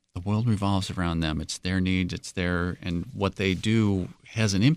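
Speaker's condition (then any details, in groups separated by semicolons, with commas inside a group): No condition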